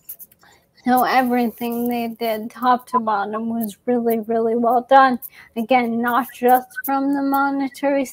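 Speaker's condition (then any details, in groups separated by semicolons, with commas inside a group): ALS; young onset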